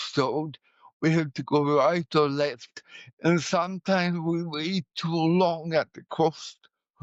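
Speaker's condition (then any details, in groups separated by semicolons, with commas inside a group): Cerebral palsy; chronic daily pain about 40 years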